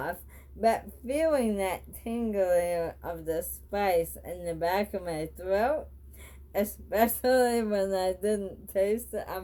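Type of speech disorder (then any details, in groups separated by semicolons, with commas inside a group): Bulbar dysarthria; bulbar onset ALS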